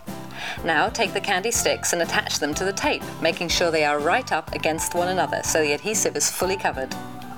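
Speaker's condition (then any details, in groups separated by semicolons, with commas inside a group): No condition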